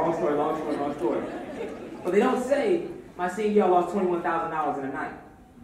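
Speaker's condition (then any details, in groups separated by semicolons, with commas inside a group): No condition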